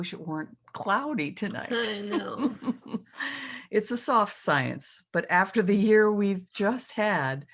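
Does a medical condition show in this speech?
No.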